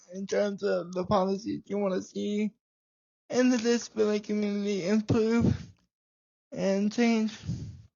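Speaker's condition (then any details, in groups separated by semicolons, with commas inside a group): Cerebral palsy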